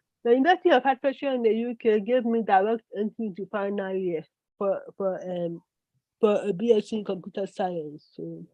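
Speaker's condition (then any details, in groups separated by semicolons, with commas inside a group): Cerebral palsy; brain damage from untreated newborn jaundice; years of therapies including physiotherapy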